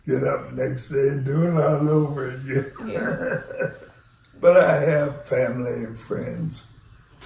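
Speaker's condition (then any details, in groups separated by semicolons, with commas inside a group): ALS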